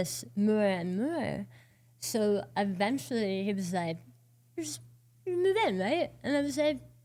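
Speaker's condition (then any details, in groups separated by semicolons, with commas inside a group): Oral cancer, partial glossectomy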